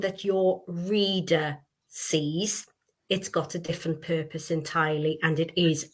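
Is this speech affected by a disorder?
No.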